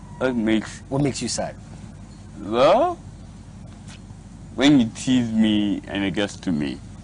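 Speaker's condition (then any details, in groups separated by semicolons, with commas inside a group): Cerebral palsy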